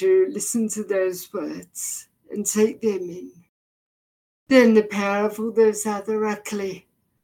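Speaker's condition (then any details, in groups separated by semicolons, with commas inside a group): Deafness, severe; hard of hearing to partially deaf to current level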